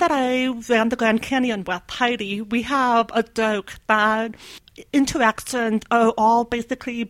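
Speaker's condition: Deafness; completely deaf right ear

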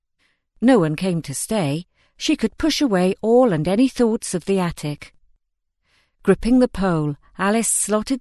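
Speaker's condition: No condition

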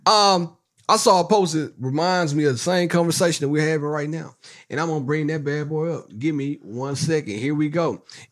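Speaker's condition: No condition

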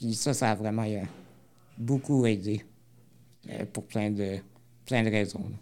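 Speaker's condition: Spinal muscular atrophy type 2; muscles do not develop, movement limited to right hand fingers, wheelchair user; works with ventilator, more energy with it

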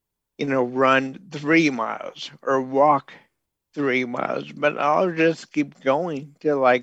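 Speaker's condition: Bulbar onset ALS; progressing, hands slow, walking and running harder, outwardly looks unaffected

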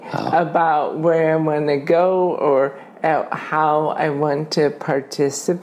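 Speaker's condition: ALS; onset with falling while running and a limp

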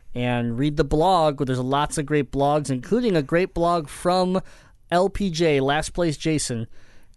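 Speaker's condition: Cleft palate; talked differently growing up

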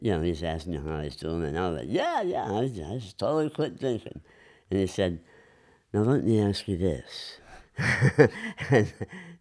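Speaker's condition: Enlarged tongue from vascular growth

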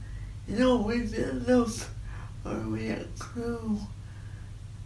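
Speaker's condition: Cerebral palsy; grew up in residential setting with other disabled children

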